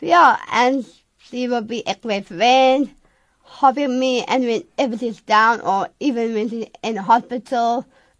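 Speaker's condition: Down syndrome; age 20

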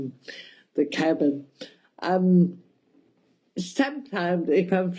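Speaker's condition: Cerebral palsy, mild; speech mildly affected

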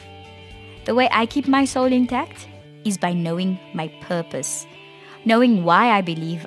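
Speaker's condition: No condition

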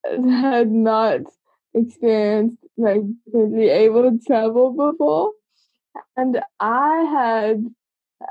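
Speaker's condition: Cerebral palsy; congenital, from birth, age 25

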